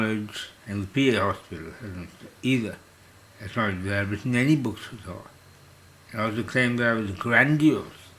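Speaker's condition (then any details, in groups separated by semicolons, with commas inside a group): Slurred speech from poisoning; hypersalivation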